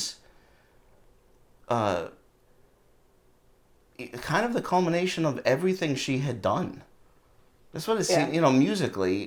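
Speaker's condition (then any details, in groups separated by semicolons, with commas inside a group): No condition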